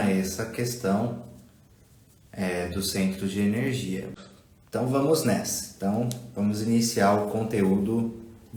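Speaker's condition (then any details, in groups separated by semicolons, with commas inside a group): No condition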